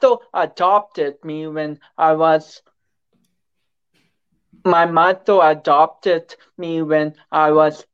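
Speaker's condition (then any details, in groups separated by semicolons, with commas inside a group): Cerebral palsy; affects speech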